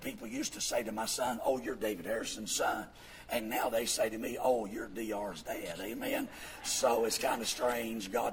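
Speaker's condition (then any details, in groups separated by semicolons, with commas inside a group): Vocal fold paralysis; irritating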